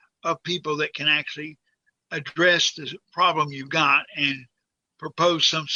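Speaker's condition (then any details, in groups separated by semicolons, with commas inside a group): Cerebral palsy; quadriplegic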